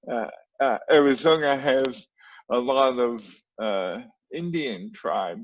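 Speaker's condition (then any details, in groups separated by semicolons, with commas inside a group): Cerebral palsy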